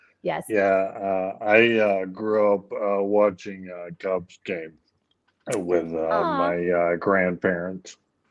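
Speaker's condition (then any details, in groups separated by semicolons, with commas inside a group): ALS; speech issues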